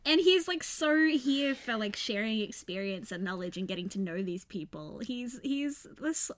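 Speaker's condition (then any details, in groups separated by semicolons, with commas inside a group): No condition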